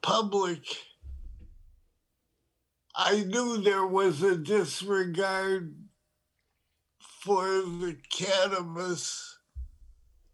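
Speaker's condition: Parkinson's disease; diagnosed over 9 years ago

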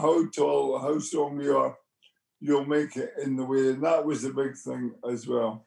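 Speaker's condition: Motor neurone disease; speech therapists offered

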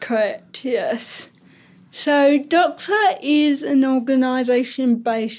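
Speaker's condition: Ataxic cerebral palsy; impaired coordination

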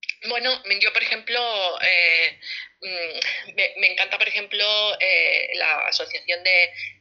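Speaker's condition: No condition

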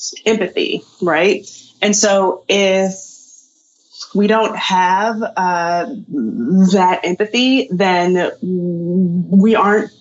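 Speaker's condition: Stuttering; avoided talking to avoid stuttering, avoided saying own name around 24-25, later took up public speaking; prolonged sounds

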